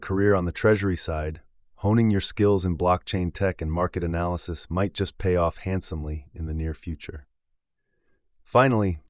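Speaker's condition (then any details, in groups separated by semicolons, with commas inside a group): No condition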